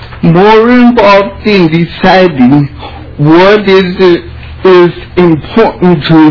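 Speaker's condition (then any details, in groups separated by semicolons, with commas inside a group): Cerebral palsy; visible physical disability, lives independently, drives own car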